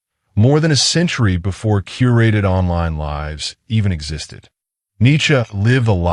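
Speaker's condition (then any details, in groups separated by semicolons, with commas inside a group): No condition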